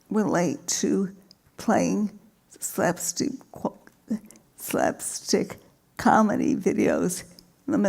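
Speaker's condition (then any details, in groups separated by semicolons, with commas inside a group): Multiple sclerosis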